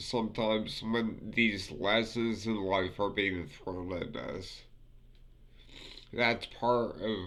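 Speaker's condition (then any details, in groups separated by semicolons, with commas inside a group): Multiple sclerosis; affects fingers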